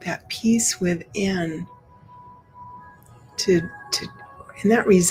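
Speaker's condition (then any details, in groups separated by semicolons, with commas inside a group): No condition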